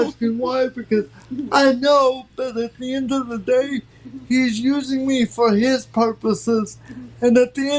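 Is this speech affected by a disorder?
Yes: cerebral palsy; from birth.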